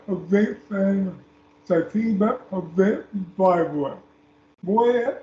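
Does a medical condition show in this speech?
Yes: speech impairment.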